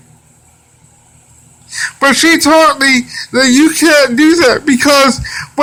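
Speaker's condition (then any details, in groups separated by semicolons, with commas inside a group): Cerebral palsy; wheelchair user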